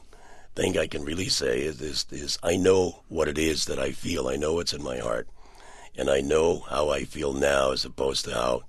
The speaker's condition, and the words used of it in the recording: Laryngectomy. And incidentally, I want to tell you, Scott, that I'm often complimented, especially by women, on the sexiness of my voice today.